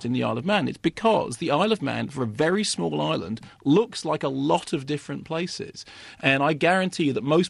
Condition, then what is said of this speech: No condition.